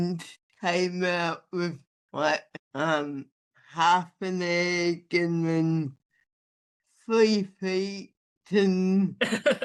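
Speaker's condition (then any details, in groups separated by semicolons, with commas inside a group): Athetoid spastic cerebral palsy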